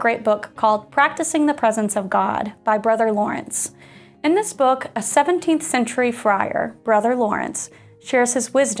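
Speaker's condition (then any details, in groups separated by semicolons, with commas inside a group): No condition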